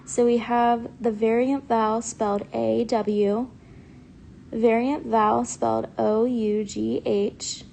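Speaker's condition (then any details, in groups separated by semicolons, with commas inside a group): No condition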